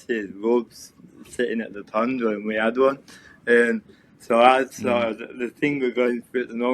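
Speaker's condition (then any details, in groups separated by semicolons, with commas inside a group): Cerebral palsy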